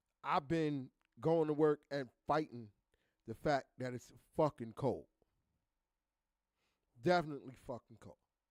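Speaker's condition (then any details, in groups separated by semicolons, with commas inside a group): No condition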